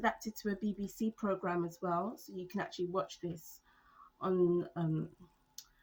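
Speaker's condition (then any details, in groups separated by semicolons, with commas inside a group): No condition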